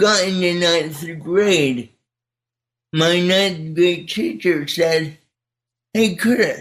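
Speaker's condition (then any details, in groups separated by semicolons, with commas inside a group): Cerebral palsy; speech not affected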